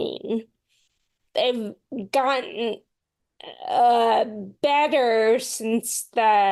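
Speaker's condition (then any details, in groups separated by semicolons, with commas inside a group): Friedreich's ataxia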